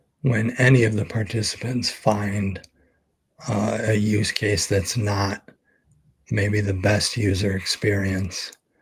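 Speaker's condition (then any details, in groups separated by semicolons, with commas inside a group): ALS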